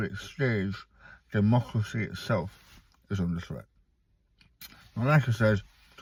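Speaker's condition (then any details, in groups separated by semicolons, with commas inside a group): Stage 4 tongue cancer, hemiglossectomy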